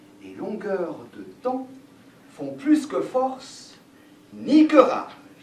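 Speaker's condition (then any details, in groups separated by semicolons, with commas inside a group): No condition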